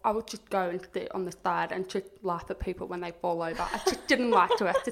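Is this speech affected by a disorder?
Yes: profound deafness; profound deafness diagnosed at 18 months, cause unexplained, cochlear implant, saw surgeon 10 years ago, basic sign language; hears nothing without implant, removes implant to sleep, relies on lip reading, loud settings overwhelming; speech therapy in childhood, able to talk, oral communicator.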